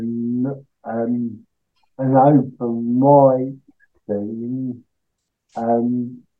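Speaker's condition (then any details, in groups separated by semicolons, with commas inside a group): Cerebral palsy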